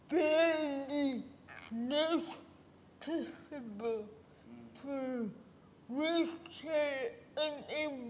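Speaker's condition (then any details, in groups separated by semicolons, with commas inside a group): Cerebral palsy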